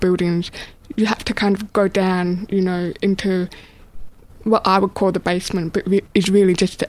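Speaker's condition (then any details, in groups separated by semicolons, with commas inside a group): Deafness, born deaf; probably congenital deafness, diagnosed at age 3.5, twin brother and older sister also deaf; uses spoken English and Auslan (Australian sign language), signing since age 16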